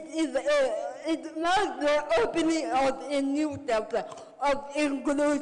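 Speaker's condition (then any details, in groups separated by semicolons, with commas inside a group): Cerebral palsy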